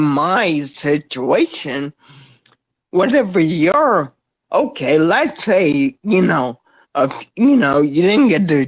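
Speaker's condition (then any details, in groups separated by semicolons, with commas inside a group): Spinocerebellar ataxia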